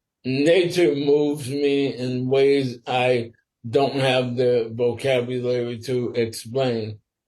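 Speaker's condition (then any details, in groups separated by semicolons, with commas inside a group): Sporadic ALS; must speak slower and carefully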